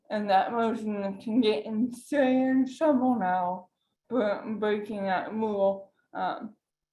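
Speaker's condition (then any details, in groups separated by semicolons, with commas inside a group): Cerebral palsy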